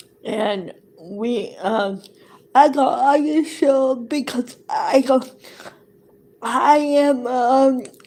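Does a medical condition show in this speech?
Yes: cerebral palsy; present from birth.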